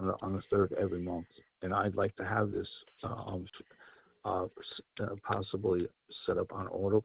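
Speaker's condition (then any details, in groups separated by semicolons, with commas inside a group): Stuttering; uses CaptionCall captioned telephone at home; speech impediment, declines phone service because of stutter; prolonged sounds, blocks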